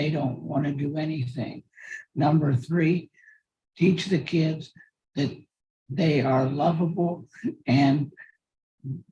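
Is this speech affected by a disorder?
Yes: cerebral palsy; from birth.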